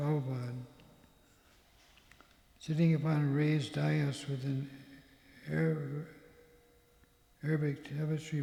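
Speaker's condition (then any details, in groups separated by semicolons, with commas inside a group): Parkinson's; tremor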